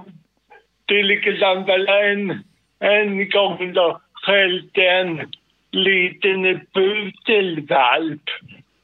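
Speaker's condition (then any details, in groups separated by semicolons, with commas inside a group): Cerebral palsy; sudden involuntary jerks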